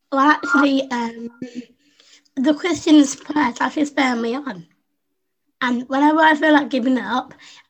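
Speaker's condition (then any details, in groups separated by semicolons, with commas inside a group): Down syndrome; learned to speak by copying younger sister Susie, never stopped talking since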